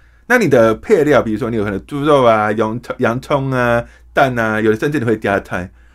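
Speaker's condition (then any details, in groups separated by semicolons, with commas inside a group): Hearing impairment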